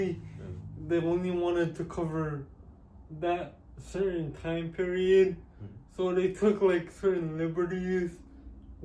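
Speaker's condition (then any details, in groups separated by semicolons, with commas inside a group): Cerebral palsy; with developmental delay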